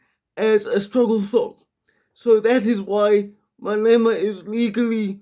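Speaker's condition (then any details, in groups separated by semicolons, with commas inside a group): Quadriplegic cerebral palsy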